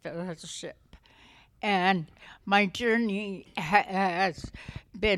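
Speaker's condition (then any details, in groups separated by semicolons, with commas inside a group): Essential tremor; essential tremor affecting voice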